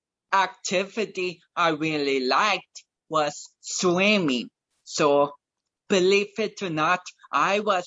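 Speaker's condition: Cerebral palsy; speech affected

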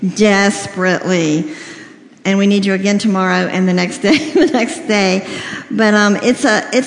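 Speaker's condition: Cleft lip and palate, severe

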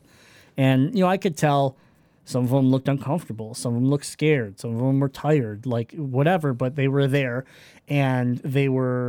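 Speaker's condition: Cleft palate; congenital cleft palate

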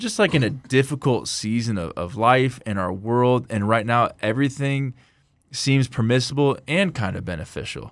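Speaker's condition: No condition

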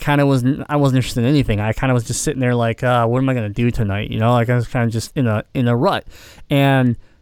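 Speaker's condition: Cleft palate; congenital cleft palate

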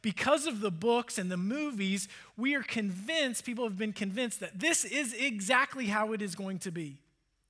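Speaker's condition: No condition

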